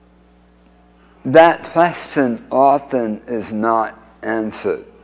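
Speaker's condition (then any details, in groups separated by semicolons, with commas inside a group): Speech impediment after cancer surgery; incurable recurrent cancer in mouth floor and tongue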